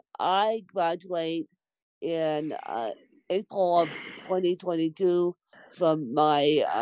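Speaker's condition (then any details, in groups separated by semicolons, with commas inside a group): Cerebral palsy, mixed, moderate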